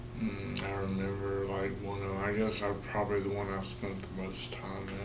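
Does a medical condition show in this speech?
Yes: traumatic brain injury.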